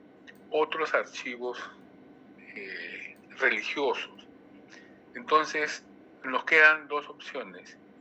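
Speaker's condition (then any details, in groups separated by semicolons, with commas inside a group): No condition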